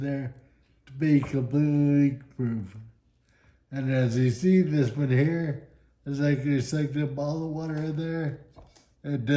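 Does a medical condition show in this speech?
Yes: Friedreich's ataxia.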